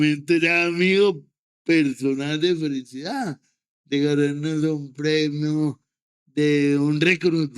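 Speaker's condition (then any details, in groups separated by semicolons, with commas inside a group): Cerebral palsy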